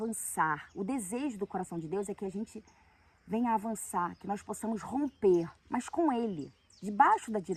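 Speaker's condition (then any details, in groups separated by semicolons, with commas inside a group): No condition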